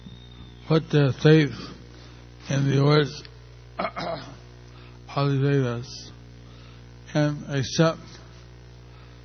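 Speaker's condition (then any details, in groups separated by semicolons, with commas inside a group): Stroke; a little over a year since stroke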